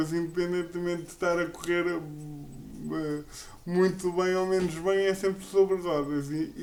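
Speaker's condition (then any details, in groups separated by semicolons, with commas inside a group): Cerebral palsy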